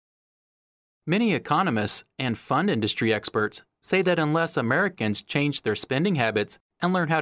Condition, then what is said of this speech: None; typical speech.